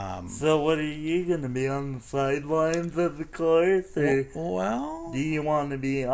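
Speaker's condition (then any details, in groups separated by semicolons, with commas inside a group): Cerebral palsy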